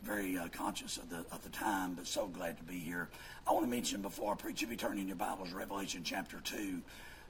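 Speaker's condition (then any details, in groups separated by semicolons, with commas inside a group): Vocal fold paralysis, bilateral; speaks with false vocal folds; Baptist Hospital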